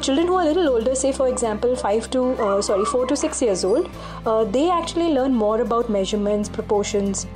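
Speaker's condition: No condition

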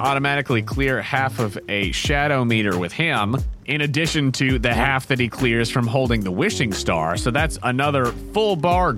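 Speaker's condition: No condition

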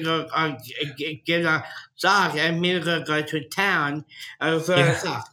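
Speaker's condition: Down syndrome; short answers, father prompts and restates answers

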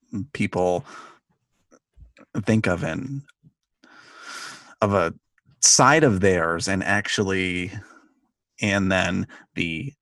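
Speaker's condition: Stuttering; person who stutters; variable, smoother forward-moving speech on good days while still stuttering, worse other days; repeated words, blocks

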